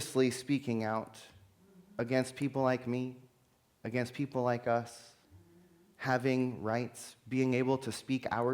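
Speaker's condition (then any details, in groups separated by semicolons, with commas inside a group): No condition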